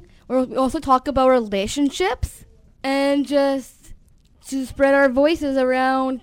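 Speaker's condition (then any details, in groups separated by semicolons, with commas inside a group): Down syndrome; visible disability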